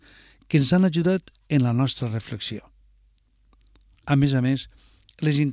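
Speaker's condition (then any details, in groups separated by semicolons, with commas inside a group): No condition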